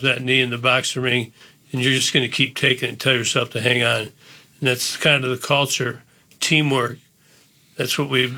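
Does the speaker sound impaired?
Yes: Parkinson's disease; posture and gait changes, earlier neck and shoulder surgeries missed diagnosis; about 10 years since diagnosis; once could not speak on live TV, diagnosed 2 days later.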